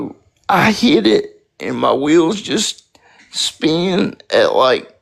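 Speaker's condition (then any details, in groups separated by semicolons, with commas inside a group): Spastic quadriplegic cerebral palsy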